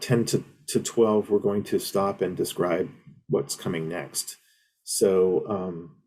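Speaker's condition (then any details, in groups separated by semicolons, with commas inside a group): No condition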